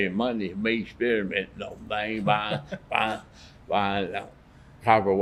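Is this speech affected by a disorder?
Yes: Parkinson's.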